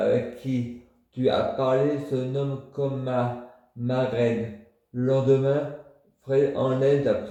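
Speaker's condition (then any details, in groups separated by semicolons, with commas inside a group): Multiple sclerosis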